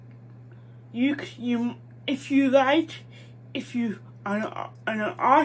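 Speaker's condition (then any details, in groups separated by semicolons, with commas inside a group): Cerebral palsy, mild; struggles with speech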